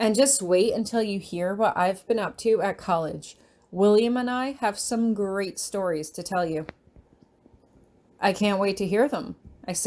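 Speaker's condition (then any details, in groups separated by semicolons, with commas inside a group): No condition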